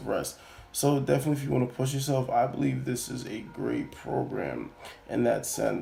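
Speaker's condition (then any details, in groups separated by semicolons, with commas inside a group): No condition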